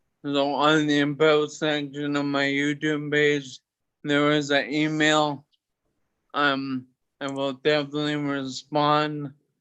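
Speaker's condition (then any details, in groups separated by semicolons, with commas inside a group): Toxic leukoencephalopathy, locked-in syndrome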